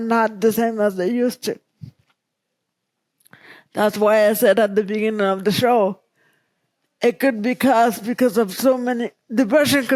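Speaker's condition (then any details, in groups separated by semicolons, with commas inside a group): Cerebral palsy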